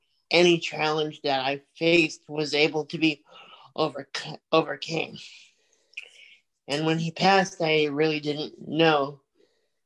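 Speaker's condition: Cerebral palsy; physical and occupational therapy

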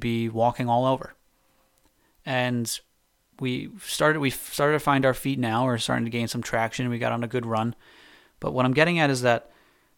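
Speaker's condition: No condition

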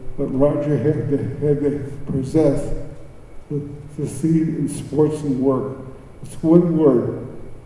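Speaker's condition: Cerebral palsy; speech

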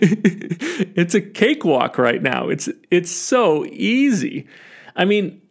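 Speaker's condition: No condition

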